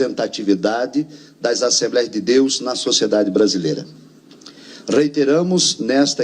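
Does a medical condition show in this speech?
No.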